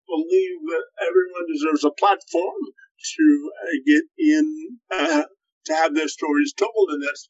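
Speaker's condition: Cerebral palsy, spastic quadriplegia

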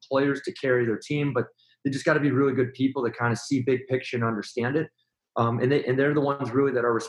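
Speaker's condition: No condition

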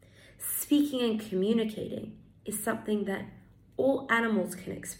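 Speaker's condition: No condition

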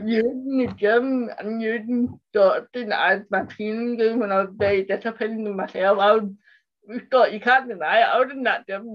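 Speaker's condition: Cerebral palsy; speech impairment

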